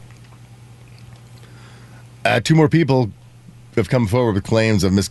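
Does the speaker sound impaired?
No.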